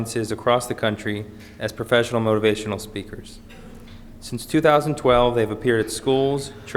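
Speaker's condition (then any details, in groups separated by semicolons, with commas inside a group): No condition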